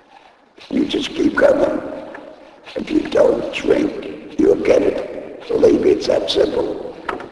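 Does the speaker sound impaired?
Yes: laryngectomy; speaks using device in throat.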